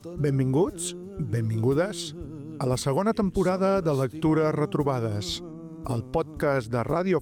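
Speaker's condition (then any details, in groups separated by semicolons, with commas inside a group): No condition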